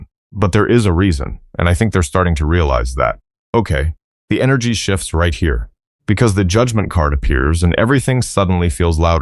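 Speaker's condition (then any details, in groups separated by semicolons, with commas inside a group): No condition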